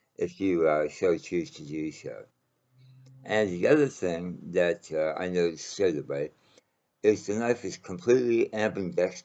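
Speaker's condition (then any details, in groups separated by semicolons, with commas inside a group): Mouth cancer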